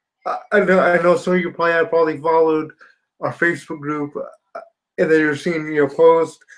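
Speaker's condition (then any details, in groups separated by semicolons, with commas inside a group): Spastic quadriplegia cerebral palsy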